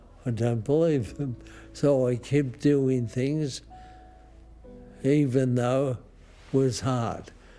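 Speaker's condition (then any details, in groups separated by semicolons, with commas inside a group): Motor neurone disease; early poor balance; diagnosed about 30 years ago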